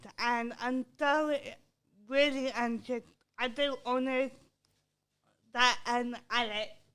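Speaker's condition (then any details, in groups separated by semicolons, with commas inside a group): Cerebral palsy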